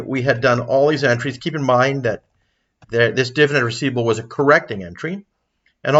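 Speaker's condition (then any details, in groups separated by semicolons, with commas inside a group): No condition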